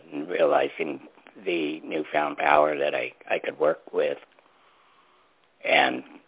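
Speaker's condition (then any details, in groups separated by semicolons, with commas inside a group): Laryngectomy; voice box surgically removed after cancer at young age; cancer about 8 years ago, guides qi healing energy into throat, school of qi energy heals; learned to talk differently, different tone of voice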